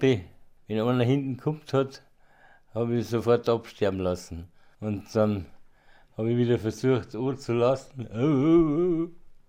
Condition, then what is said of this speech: Parkinson's disease. Manches kann ich noch normal machen, aber langsamer. Wie zum Beispiel reden.